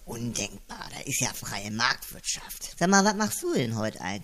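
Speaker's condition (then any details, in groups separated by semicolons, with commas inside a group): No condition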